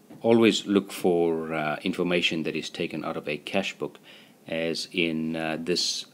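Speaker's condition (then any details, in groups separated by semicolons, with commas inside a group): No condition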